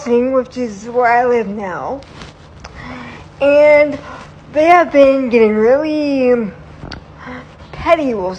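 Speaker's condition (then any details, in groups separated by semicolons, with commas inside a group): Cerebral palsy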